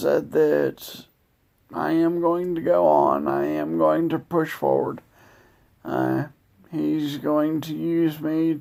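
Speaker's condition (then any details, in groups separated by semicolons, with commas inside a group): Multiple sclerosis; speech worsening, often cannot hold conversations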